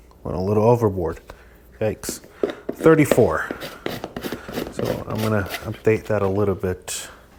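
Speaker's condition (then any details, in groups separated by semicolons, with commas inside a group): No condition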